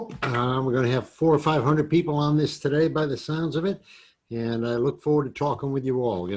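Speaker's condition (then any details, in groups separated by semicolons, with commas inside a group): No condition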